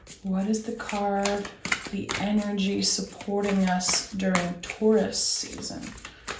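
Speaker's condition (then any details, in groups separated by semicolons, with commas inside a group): No condition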